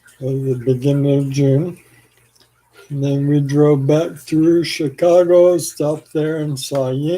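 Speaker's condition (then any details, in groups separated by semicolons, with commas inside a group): ALS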